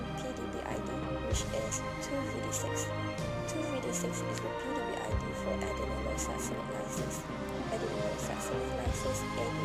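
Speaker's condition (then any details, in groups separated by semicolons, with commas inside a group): No condition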